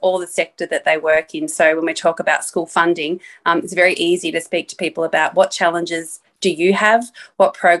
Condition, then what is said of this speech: None; typical speech.